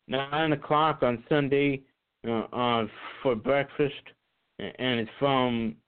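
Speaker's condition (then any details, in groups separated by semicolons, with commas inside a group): Cerebral palsy; visible to casting agents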